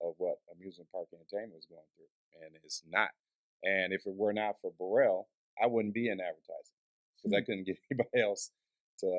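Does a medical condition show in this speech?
No.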